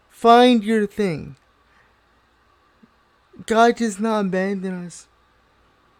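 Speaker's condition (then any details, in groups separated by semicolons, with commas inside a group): Cerebral palsy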